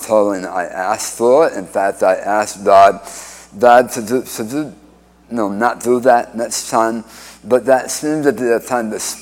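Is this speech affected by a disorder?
Yes: speech impediment after cancer surgery; oral cancer 31 years ago, radiation, 2015 recurrence, two-thirds tongue removed at Hartford Hospital, forearm flap; incurable recurrent cancer in mouth floor and tongue, chemotherapy, failed immunotherapy at Dana-Farber, antibody drug; speech impediment from reconstructed tongue tied to mouth floor, no speech with tracheostomy after surgery.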